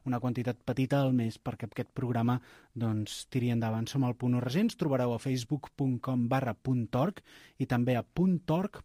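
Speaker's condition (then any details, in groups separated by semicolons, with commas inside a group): No condition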